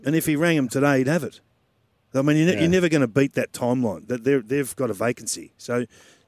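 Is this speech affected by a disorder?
No.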